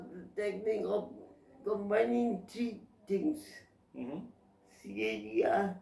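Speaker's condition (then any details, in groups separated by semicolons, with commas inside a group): Cerebral palsy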